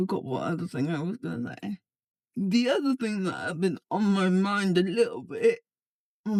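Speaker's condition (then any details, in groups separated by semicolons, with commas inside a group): Cerebral palsy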